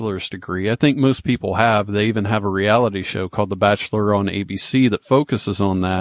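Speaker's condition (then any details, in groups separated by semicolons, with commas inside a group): No condition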